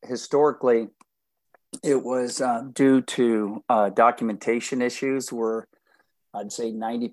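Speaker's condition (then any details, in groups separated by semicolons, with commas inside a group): No condition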